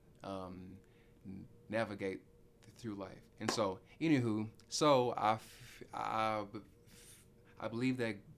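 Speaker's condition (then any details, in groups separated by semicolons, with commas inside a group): Stuttering; only stutterer on either mother's or father's side of family; still stutters; stutters when talking, speech problem audible, cannot be hidden when speaking; prolonged sounds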